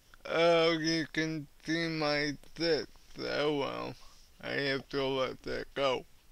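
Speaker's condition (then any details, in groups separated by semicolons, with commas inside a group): Cerebral palsy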